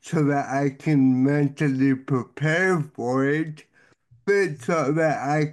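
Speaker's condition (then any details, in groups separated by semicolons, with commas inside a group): Cerebral palsy; e.g. for MRI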